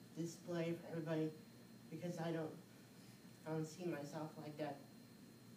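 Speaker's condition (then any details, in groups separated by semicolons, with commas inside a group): Cerebral palsy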